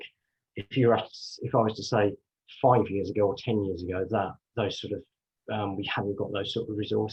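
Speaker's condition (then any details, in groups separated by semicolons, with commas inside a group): No condition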